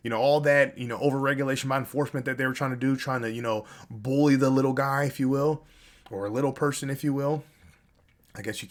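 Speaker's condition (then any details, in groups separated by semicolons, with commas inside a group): No condition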